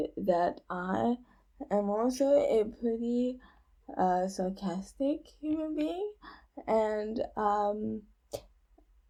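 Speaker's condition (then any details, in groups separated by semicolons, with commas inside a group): Cerebral palsy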